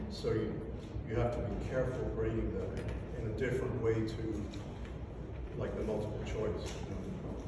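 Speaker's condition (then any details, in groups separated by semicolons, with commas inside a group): No condition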